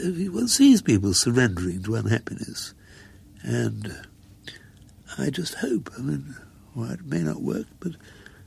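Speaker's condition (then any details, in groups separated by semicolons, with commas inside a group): Muscular dystrophy; progressive, wheelchair user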